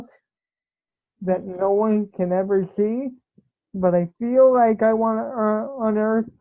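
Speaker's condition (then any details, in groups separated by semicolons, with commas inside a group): Cerebral palsy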